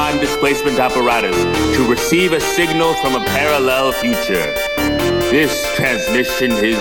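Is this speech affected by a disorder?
No.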